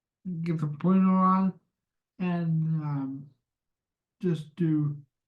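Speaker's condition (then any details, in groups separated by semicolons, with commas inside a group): Cerebral palsy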